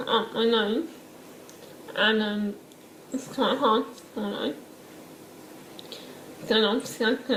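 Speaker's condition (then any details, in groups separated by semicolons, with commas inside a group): Myasthenia gravis; facial muscles and tongue affected, eye symptoms; symptoms at worst, recovers after brief rest; tongue weakness affects pronunciation, worsens with talking, nasal, swallowing, breathing affected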